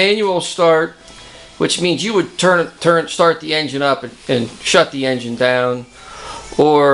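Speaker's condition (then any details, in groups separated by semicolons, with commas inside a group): No condition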